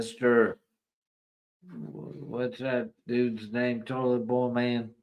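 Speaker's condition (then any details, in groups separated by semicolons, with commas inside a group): ALS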